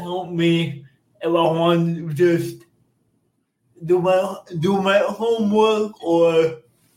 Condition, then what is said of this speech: Cerebral palsy. It means I have speech impairments.